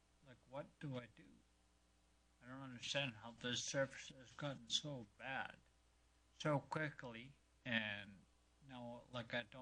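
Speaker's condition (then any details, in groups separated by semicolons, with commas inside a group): Multiple sclerosis; affects balance; affecting speech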